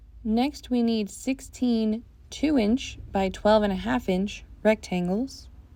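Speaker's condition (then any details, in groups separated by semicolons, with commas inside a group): No condition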